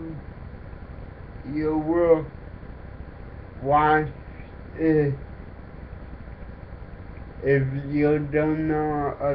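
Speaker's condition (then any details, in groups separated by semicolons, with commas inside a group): Cerebral palsy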